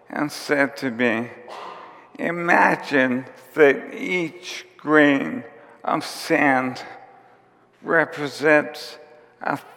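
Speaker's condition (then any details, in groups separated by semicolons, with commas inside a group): ALS; onset with tiredness and clumsiness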